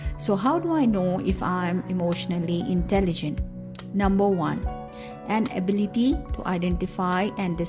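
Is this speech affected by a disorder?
No.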